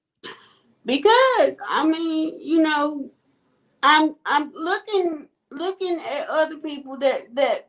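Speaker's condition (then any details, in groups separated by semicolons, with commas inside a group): Cerebral palsy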